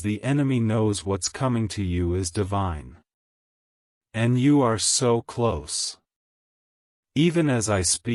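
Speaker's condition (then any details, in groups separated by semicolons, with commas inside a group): No condition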